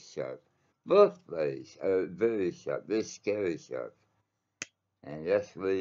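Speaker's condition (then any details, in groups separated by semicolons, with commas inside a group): Mouth cancer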